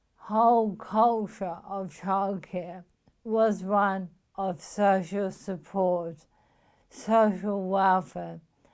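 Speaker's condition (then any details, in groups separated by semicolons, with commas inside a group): Motor neuron disease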